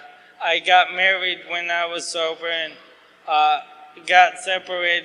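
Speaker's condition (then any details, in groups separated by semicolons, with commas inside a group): ALS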